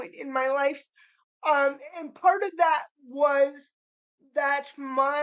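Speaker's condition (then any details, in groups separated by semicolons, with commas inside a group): Cerebral palsy; slightly slurred, spasticity affects vocal cords, tone of voice changes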